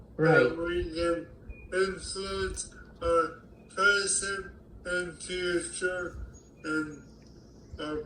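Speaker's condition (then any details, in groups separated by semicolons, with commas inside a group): ALS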